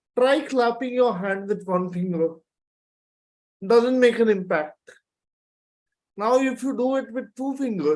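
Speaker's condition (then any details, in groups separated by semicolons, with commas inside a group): Cerebral palsy; from birth, four major surgeries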